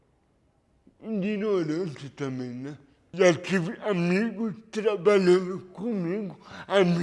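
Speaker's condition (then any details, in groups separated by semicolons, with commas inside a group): Cerebral palsy; lack of oxygen at birth, premature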